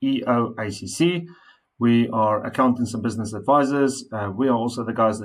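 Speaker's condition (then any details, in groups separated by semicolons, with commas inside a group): No condition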